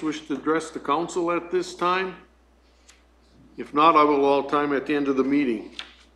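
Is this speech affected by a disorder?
No.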